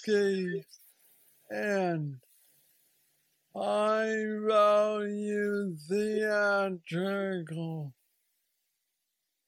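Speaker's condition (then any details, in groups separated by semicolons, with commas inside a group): Parkinson's disease; still progressing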